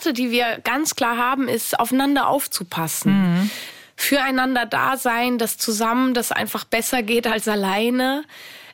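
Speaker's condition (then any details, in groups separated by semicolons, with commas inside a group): No condition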